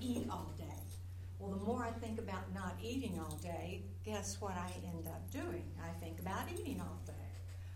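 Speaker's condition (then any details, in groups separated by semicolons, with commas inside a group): No condition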